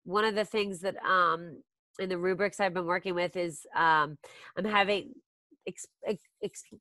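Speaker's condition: No condition

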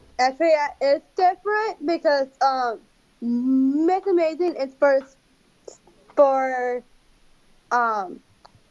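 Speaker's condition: Down syndrome

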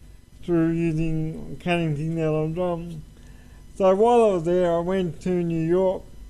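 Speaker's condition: Cerebral palsy; uses wheelchair

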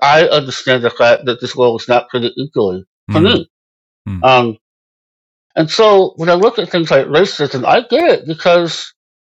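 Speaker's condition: Moebius syndrome; congenital

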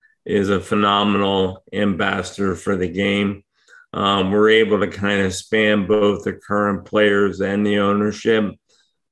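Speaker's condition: ALS; power wheelchair for mobility

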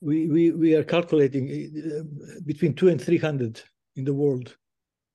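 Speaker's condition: Parkinson's disease; diagnosed 2010, could not play guitar syncopation, stopped playing guitar publicly 2015

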